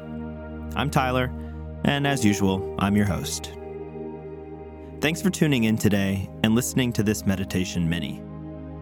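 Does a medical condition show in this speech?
No.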